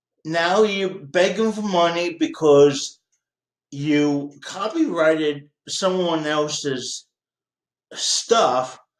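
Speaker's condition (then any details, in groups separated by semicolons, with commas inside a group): Cerebral palsy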